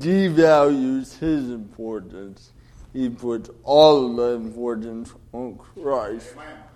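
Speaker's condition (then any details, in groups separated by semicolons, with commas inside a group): Cerebral palsy; delayed development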